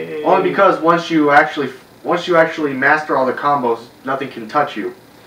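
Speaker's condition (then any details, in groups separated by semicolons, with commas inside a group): No condition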